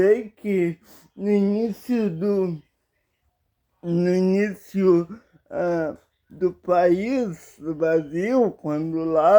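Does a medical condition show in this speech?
Yes: paralysis.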